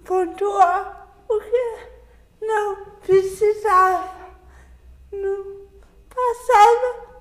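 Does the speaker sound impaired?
Yes: cerebral palsy; cerebral palsy from birth, dictates texts for another person to write down; listeners sometimes misunderstand words, difficulty with punctuation when writing.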